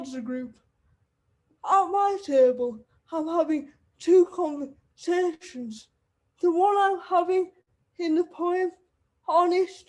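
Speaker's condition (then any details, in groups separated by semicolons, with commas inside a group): Cerebral palsy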